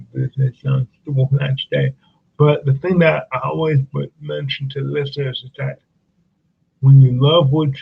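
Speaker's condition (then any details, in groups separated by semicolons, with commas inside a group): Cerebral palsy; from birth, hands and legs, muscles hard to relax; speech affected at times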